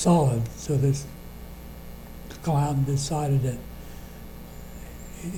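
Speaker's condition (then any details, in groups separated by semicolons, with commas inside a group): Parkinson's disease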